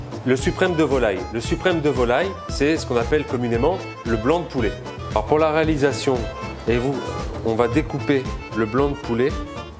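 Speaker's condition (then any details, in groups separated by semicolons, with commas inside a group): No condition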